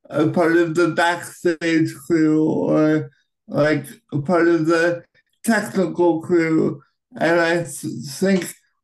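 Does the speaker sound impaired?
Yes: cerebral palsy, right-sided high tone.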